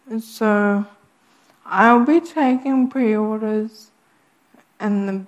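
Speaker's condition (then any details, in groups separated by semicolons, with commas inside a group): Friedreich's ataxia; cannot speak if quiet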